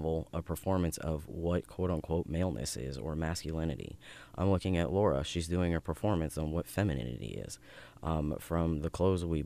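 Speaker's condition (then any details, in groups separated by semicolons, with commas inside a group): No condition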